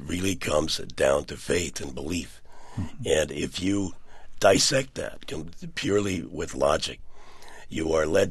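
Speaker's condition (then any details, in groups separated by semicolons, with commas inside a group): Partial laryngectomy for throat cancer; throat cancer surgery, 80% of larynx removed, Cleveland Clinic experimental surgery attaching left neck muscles to larynx; unable to speak about 2 years, early voice like Brando in The Godfather, improved, called sexy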